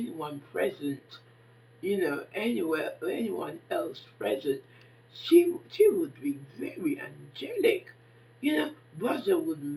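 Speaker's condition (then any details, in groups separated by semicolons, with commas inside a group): Facial palsy; can barely hear own speech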